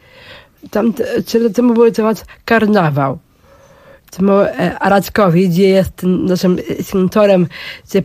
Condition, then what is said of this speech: Down syndrome. Ja potrafię rozmawiać i zaczęło się od tego, że ja mówię.